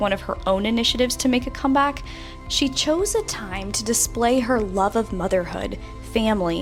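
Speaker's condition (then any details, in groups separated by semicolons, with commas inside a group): No condition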